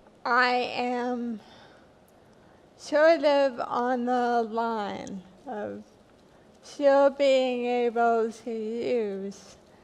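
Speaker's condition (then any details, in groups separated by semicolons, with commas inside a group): Hereditary spastic paraplegia; motor neuron disease variant; symptoms since 2004, uses neuroswitch technology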